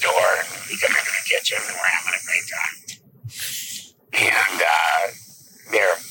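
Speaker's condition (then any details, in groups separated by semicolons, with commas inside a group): Laryngectomy; no vocal cords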